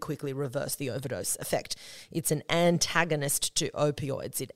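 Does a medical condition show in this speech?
No.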